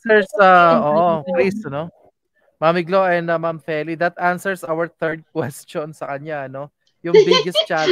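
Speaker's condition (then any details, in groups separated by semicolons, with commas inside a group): No condition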